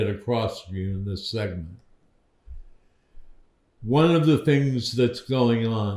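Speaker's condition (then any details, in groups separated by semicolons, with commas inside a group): Parkinson's disease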